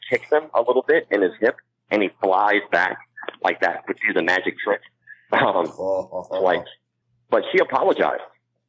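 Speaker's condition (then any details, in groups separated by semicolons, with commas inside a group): Cleft palate; cannot clear ear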